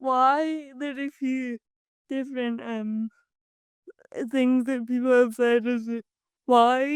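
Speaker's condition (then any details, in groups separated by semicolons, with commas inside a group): Cerebral palsy; from birth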